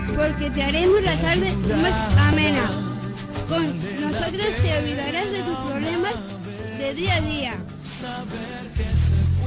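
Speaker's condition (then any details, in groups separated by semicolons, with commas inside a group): Down syndrome; radio program of fundación síndrome de down de madrid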